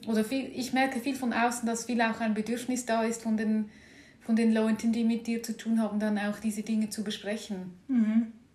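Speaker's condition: No condition

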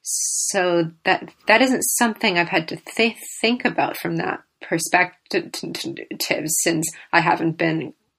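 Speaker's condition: Stammering; described as a neurological condition; very variable, some days barely stammers, other days and situations stammers on nearly every syllable; repeated sounds, repeated words, prolonged sounds

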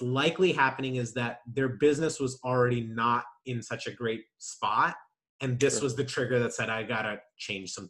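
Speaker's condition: No condition

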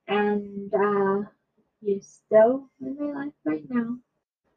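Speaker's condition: Cerebral palsy; was in speech therapy

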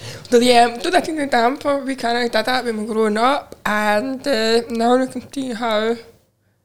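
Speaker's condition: Profound deafness, cochlear implant; learned to talk before sign language

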